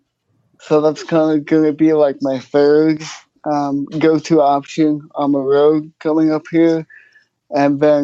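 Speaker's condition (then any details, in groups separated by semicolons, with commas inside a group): Cerebral palsy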